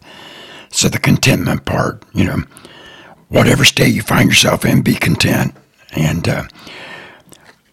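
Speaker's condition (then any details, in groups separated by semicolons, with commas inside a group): Throat cancer; came through it; voice affected, fears listeners criticizing voice, voice cannot be changed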